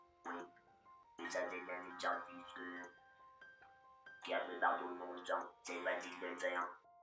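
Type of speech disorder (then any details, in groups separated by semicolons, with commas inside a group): Electrolarynx speech; laryngectomy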